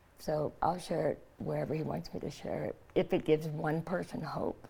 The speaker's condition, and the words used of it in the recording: Throat cancer. Yeah, so eating is definitely, yeah, I breathe through the tube or through this hole.